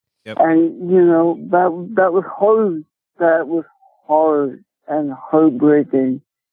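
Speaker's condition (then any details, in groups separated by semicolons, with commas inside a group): Cerebral palsy; speech affected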